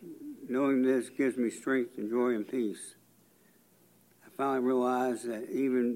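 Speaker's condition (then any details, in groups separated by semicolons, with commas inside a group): Parkinson's disease; onset age 49, worsened after 7 years, deep brain stimulation, six surgeries at Vanderbilt Hospital; 17 years since onset, progressive, accelerated during oral cancer treatment, weak, immunotherapy at West Clinic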